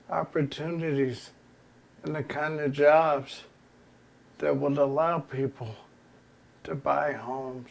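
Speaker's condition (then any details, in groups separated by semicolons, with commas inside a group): ALS; progressive terminal illness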